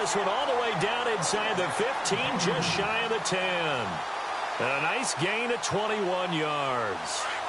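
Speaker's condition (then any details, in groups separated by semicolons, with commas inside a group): No condition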